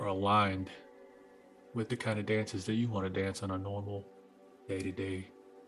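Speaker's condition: No condition

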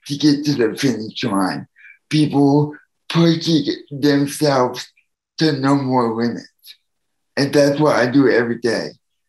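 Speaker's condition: Cerebral palsy; needs help from others

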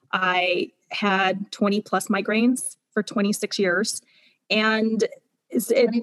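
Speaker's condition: No condition

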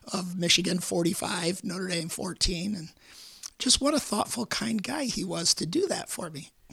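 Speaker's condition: Vocal cord cancer, repeated surgery; Hodgkin's lymphoma diagnosed at age 36, 19 vocal cord surgeries, chemotherapy causing mouth pain; a few weeks after 19th vocal cord surgery at University of Michigan, about 17 years since diagnosis

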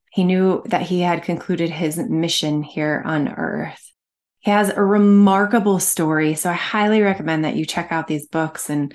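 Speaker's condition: No condition

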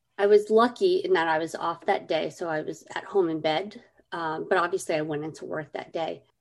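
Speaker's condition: Cleft lip and palate; congenital

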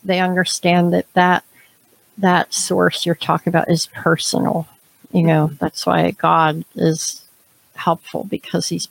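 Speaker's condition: Cleft palate, severe; no upper lip

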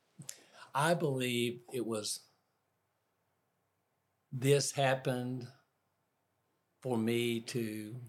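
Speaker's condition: Aphasia after stroke; woke unable to talk, nearly died and resuscitated, self-described primary progressive aphasia; about 4.5 years since stroke, speech lessons, relearned to talk, taught self frontwards and backwards; initially no talking, reading or writing, one word only, understood everything, now thinks of every word

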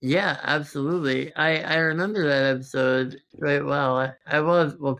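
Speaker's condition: Congenital muscular dystrophy; present since birth

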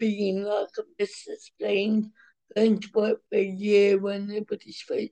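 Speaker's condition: Cerebral palsy, mild

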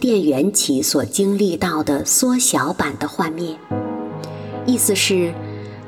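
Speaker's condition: No condition

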